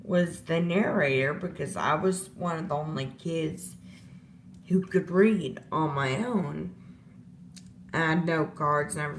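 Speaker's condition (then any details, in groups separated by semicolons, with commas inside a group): Disability causing slurred speech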